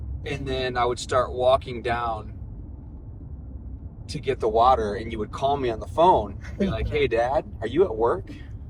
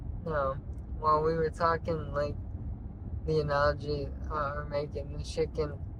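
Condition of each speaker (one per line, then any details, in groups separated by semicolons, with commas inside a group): No condition
Traumatic brain injury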